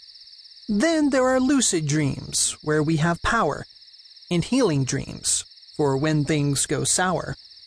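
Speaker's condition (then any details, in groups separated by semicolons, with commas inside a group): No condition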